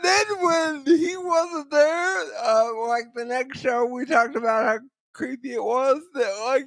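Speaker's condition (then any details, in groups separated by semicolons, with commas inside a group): Cerebral palsy; voice always shot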